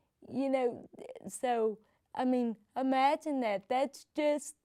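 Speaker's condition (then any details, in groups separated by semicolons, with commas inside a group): Cerebral palsy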